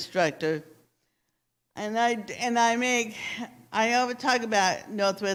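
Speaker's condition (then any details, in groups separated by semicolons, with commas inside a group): Cerebral palsy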